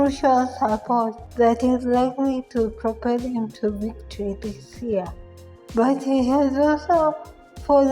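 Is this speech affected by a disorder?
Yes: cerebral palsy; from birth.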